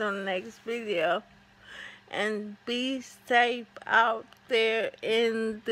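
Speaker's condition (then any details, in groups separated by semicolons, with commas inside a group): ALS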